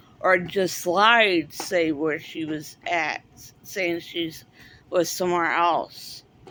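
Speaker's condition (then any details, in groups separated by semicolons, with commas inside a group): Cerebral palsy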